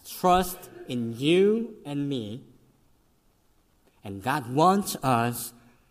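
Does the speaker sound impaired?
Yes: cleft lip and palate; congenital, severe.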